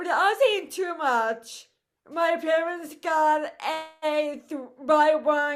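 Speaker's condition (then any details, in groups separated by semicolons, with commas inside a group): Cerebral palsy; voice affected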